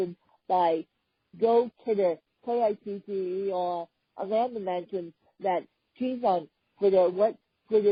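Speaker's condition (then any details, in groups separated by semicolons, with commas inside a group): Hemiplegic cerebral palsy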